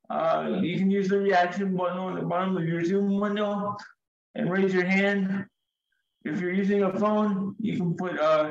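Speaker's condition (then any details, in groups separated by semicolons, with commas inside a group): Cerebral palsy, severe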